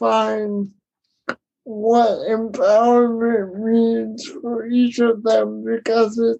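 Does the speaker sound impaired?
Yes: cerebral palsy; daily wheelchair use for mobility, adaptive yoga with breath work, less need felt for physical therapy.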